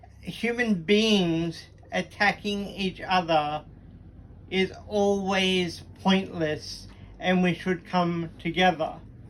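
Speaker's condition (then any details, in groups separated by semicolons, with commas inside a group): Cerebral palsy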